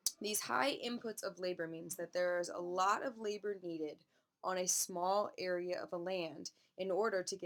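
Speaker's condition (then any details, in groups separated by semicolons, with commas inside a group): No condition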